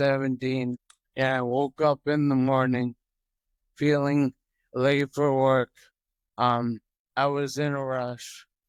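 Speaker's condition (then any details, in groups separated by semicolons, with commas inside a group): Toxic leukoencephalopathy, locked-in syndrome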